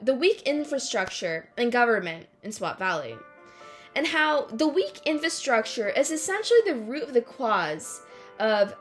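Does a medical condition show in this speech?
No.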